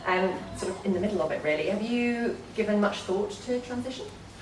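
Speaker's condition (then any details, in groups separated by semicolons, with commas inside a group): No condition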